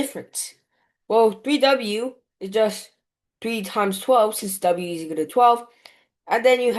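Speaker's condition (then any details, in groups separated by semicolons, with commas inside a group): No condition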